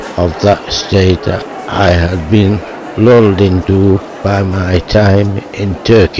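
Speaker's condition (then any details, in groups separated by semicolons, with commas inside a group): Motor neuron disease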